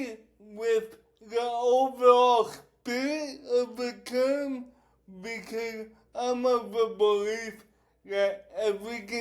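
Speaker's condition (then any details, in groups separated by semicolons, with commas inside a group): Cerebral palsy; affects whole body; affects speech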